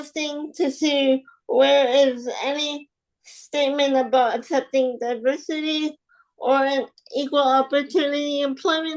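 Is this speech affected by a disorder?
Yes: spastic quadriplegic cerebral palsy.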